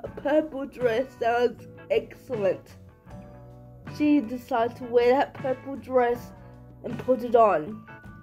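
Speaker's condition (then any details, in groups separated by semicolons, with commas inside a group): Cerebral palsy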